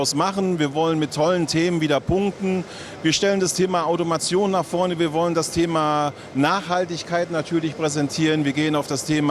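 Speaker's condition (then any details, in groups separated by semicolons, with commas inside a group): No condition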